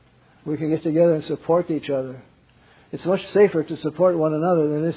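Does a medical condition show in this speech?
Yes: Parkinson's; wakes up around 3 am.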